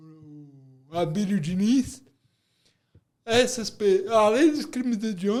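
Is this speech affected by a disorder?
Yes: cerebral palsy.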